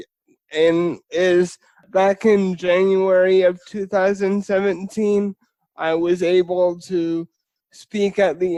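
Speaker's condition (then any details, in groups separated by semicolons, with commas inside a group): Spastic cerebral palsy; spastic form, quadriplegia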